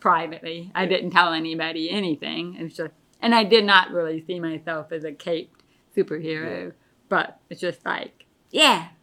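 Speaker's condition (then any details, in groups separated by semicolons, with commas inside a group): Deafness; pretty bad tinnitus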